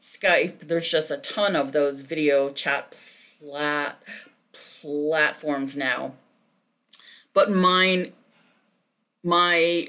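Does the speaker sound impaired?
Yes: stuttering; formerly covert, now mostly overt for years; stuttering more after six months of social isolation, on phone and Zoom video calls; more blocking than usual, mouth open with no sound during blocks; here repeated sounds, prolonged sounds, blocks.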